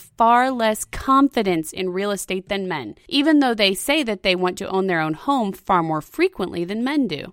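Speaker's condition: No condition

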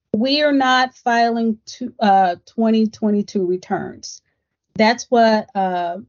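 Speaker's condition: No condition

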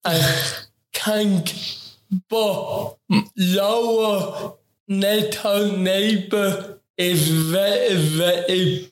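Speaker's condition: Ataxic cerebral palsy; affects talking

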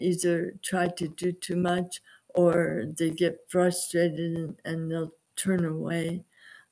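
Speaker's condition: Aphasia; former radio voice lost

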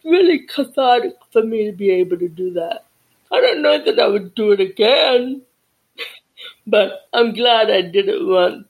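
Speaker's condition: Cerebral palsy and deafness

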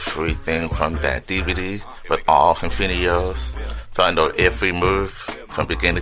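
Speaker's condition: Hearing loss with cochlear implant; damaged cochlea

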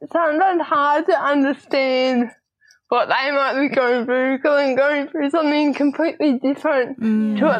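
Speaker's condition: Cerebral palsy, diplegia; types on computer

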